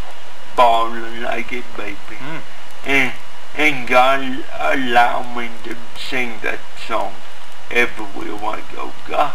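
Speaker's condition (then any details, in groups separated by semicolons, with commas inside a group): Cerebral palsy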